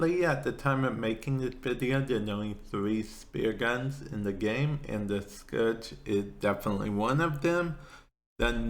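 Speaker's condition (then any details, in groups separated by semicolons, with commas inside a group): Cerebral palsy; affects speech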